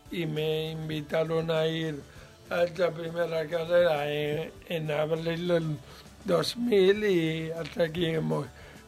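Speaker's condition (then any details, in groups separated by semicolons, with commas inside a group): Cerebral palsy; mild, lesser degree of disability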